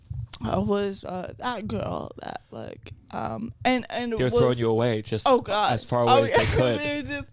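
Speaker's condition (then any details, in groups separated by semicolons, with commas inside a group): Cerebral palsy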